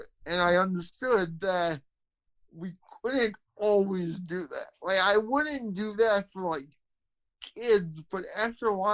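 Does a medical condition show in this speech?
Yes: cerebral palsy, spastic quadriplegia.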